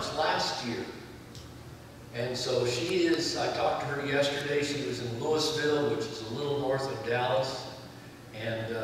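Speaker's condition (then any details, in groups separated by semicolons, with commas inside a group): No condition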